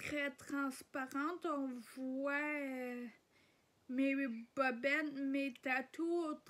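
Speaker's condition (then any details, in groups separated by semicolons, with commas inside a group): Ataxia; degenerative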